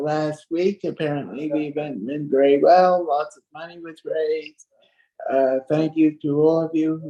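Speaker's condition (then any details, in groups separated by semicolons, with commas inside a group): Cerebral palsy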